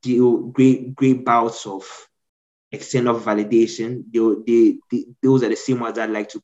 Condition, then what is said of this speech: Stuttering. And now when I speak, often people tell me that, oh, they don't even detect that I stammer, but I do stammer, but I just know how to manage it.